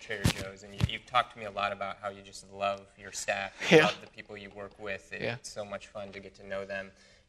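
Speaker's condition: No condition

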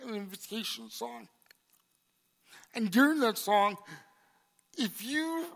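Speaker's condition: Cerebral palsy; congenital

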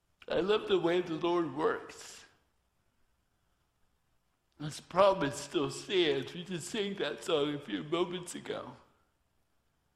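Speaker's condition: Torsion dystonia; vocal cords twist with torso

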